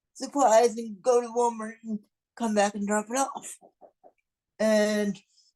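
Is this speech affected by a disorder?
Yes: cerebral palsy.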